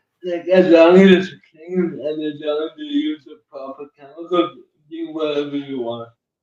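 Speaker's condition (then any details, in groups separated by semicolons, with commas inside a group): Cerebral palsy; uses one hand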